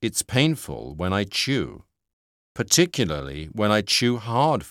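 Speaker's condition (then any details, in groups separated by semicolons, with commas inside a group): No condition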